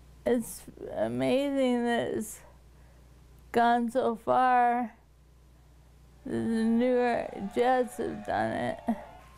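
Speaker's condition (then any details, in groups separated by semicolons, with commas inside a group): ALS; 20 months since diagnosis, breathing 30% of normal, atrophy, fully dependent, hospice; speech takes great effort, losing ability to speak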